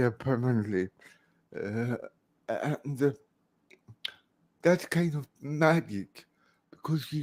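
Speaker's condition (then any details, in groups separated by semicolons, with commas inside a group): Cerebral palsy, severe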